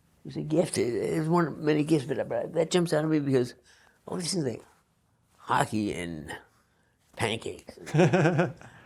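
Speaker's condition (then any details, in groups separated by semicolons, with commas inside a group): Parkinson's disease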